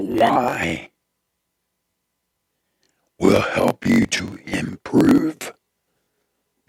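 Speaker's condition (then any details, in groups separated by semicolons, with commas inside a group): Throat cancer; tracheostomy tube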